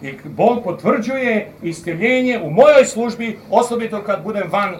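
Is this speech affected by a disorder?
No.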